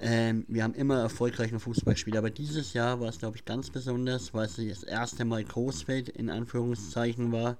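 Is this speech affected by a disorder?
Yes: cleft palate; since childhood; speech impediment, mimicked in school when reading aloud, listeners say speech hard to understand.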